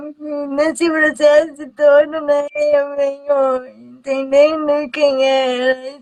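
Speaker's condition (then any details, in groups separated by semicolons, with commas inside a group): Cerebral palsy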